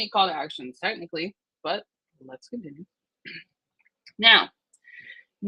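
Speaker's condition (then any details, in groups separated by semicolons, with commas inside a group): No condition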